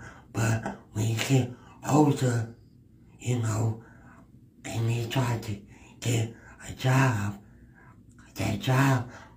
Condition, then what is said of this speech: Cerebral palsy. When I speak, I do speak a little bit, and that's part of mine.